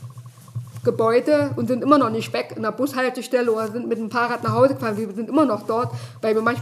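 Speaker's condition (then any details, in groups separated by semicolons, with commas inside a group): Deafness; salesman doubted deafness because of speaking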